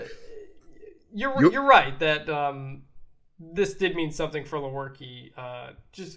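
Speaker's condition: No condition

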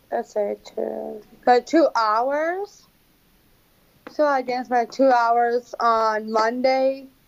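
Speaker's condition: Down syndrome

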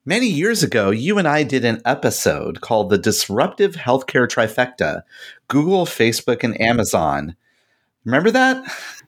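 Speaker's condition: No condition

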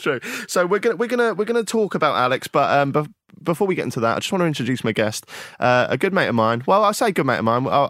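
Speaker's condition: No condition

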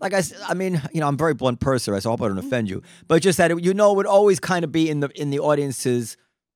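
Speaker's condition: No condition

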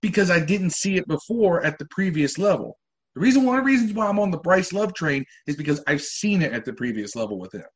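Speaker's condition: No condition

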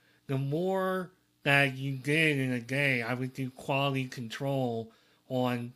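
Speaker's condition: Cleft lip and palate

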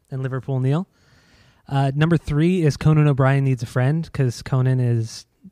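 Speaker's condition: No condition

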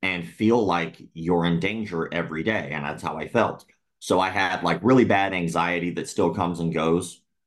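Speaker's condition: Cleft lip and palate; speech impediment

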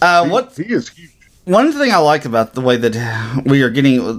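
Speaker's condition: No condition

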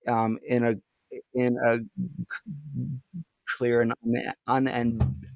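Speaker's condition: Stuttering; little stuttering during this recording; not stuttering much at time of recording; repeated words, prolonged sounds

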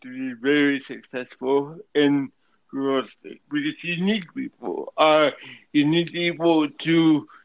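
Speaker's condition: Cerebral palsy; affects speech

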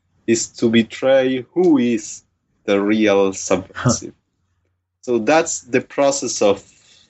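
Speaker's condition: No condition

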